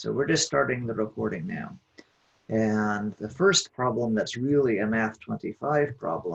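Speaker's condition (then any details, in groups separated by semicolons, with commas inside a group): No condition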